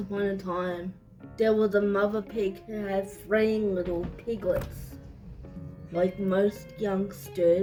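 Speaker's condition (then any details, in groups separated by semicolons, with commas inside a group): Cerebral palsy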